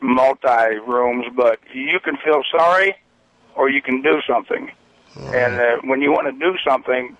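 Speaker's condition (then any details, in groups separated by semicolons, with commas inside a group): No condition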